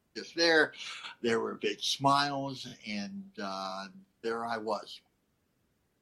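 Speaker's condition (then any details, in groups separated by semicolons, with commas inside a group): Cleft lip and palate; not fully formed at birth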